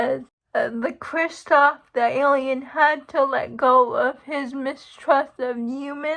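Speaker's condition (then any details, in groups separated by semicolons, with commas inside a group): Cerebral palsy; uses wheelchair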